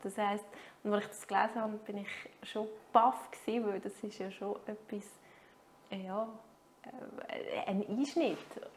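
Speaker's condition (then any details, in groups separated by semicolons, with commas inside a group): No condition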